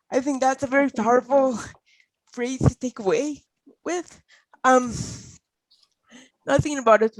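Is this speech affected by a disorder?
Yes: cerebral palsy; mainly fine motor and speech.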